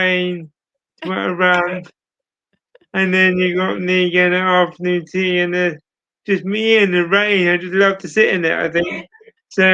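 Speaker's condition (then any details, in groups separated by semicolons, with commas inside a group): Cerebral palsy; speech impairment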